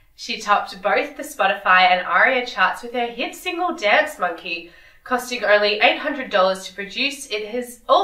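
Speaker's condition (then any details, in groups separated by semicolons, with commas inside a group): No condition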